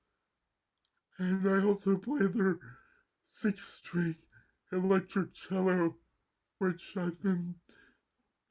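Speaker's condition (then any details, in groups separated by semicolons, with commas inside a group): Cerebral palsy; mild left side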